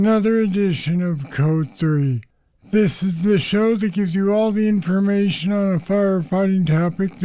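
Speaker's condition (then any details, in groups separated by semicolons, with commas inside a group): Parkinson's disease; deep brain stimulators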